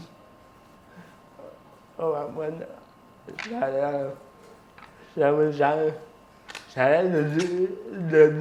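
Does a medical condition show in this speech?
Yes: cerebral palsy.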